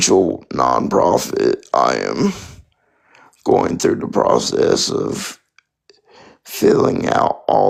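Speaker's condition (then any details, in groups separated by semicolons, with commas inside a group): Spastic quadriplegic cerebral palsy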